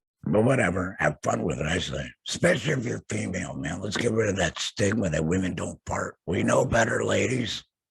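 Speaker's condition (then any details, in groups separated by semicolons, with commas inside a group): Laryngectomy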